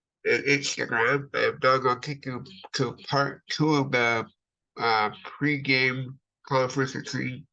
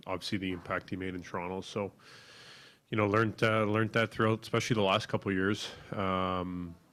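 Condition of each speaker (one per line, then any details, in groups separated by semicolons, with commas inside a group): Cerebral palsy; from birth, affects brain and body muscles
No condition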